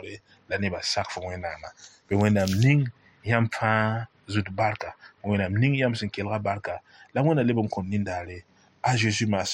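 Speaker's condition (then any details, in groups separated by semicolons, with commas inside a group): No condition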